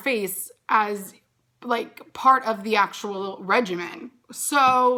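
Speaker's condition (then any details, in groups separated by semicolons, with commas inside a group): No condition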